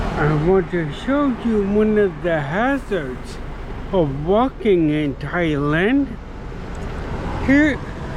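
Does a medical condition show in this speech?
Yes: traumatic brain injury.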